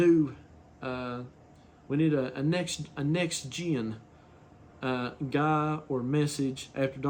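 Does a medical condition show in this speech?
No.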